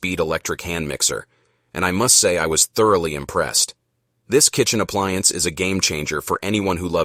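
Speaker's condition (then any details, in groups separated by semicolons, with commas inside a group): No condition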